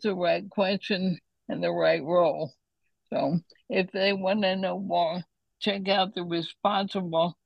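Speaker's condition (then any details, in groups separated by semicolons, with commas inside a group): ALS; tongue has trouble cooperating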